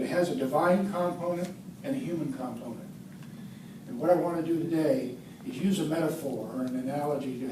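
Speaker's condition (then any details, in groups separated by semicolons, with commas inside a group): No condition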